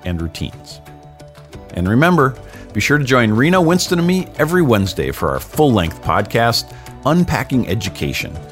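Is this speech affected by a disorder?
No.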